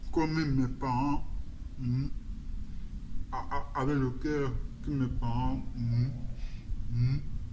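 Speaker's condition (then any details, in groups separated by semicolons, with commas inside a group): Cerebral palsy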